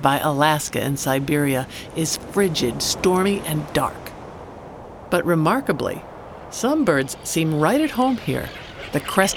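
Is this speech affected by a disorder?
No.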